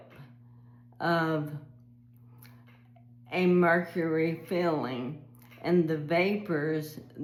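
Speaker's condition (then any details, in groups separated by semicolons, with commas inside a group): ALS; recent decline, exhausted, trouble rising from floor, medication changed; slower worsening speech, garbled ST sounds, effortful speaking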